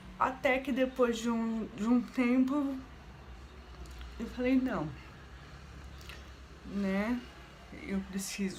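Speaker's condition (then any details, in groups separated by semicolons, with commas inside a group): Cerebral palsy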